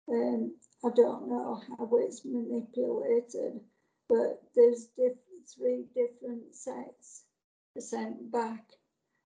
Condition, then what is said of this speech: ALS (motor neuron disease). It's affected my voice quite a lot, actually.